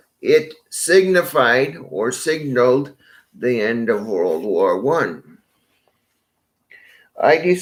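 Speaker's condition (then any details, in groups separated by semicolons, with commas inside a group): Cerebral palsy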